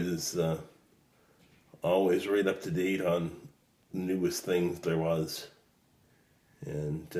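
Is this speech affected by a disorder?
Yes: cerebral palsy; fine motor problems, uses crutches.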